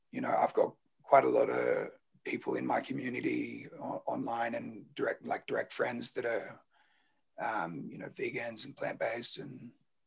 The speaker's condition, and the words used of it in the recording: Throat cancer. My voice is still going to be wrecked for a while.